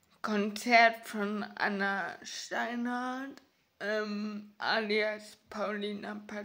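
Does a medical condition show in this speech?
Yes: ataxia; ataxia affecting hands and fingers.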